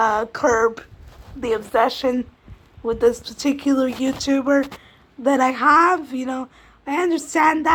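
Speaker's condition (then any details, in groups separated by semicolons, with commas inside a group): Cerebral palsy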